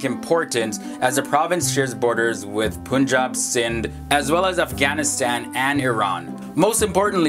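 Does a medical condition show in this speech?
No.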